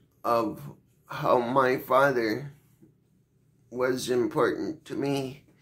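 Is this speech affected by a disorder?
Yes: cerebral palsy.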